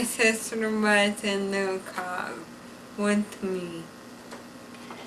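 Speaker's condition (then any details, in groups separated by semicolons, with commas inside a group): Traumatic brain injury; closed head injury, stroke, right-side paralysis, tracheostomy later removed; years of occupational, physical and speech therapy; initially unable to talk, then slowed speech, uses cued speech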